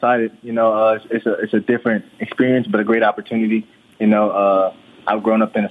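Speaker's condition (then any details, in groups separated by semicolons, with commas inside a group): No condition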